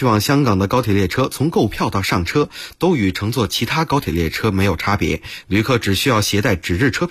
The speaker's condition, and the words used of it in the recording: No condition.